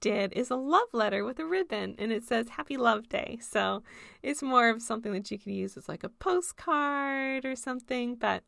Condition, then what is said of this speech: None; typical speech.